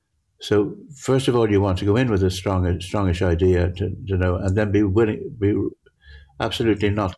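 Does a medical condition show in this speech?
Yes: Parkinson's; altered visual perception.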